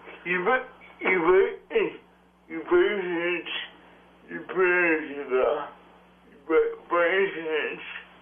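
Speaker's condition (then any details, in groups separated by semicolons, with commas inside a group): Cerebral palsy; strong speech impediment, uses interpreter publicly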